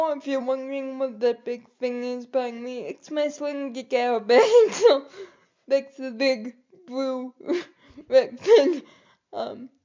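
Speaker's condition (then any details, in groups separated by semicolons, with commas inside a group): Cerebral palsy; able to articulate and speak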